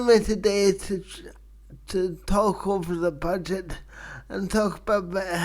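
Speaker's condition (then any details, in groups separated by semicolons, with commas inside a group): Cerebral palsy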